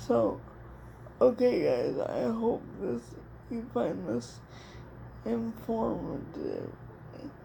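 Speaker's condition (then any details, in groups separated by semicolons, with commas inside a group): Cerebral palsy; dystonia in hands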